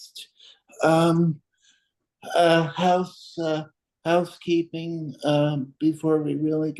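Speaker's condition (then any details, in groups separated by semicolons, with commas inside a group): Cerebral palsy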